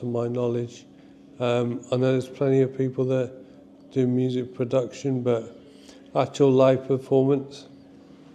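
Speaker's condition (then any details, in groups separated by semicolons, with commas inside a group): Motor neurone disease (ALS); progressing quickly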